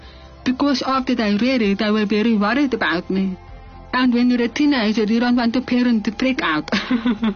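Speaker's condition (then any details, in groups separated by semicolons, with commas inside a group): 97% hearing loss, severe; 97% hearing loss since childhood, struggled understanding in hearing school, cochlear implants for last 6 years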